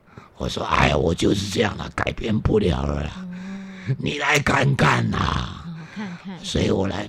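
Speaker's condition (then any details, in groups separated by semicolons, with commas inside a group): Vocal cord damage; vocal cord damage after cervical spine surgery, severe car accident 14 years ago, surgery two days later; unclear speech from vocal cord damage, greatly improved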